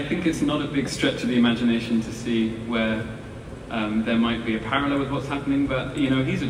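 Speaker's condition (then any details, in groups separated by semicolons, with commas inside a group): No condition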